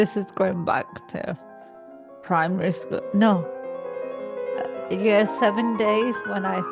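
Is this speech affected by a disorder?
Yes: cerebral palsy; all four limbs.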